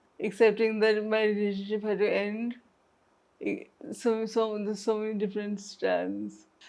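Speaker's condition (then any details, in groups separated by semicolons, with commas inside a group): Traumatic brain injury; bike crash without helmet, emergency operation; uses wheelchair, ongoing physiotherapy; home speech exercises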